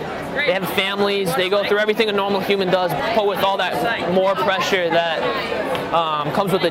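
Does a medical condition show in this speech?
No.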